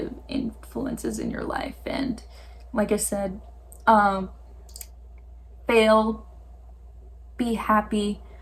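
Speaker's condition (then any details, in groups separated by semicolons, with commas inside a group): No condition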